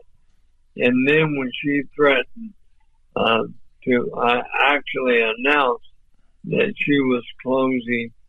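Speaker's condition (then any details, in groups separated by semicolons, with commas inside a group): ALS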